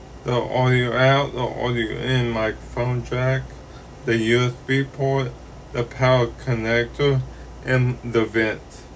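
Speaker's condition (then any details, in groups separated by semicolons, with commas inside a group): Ataxic cerebral palsy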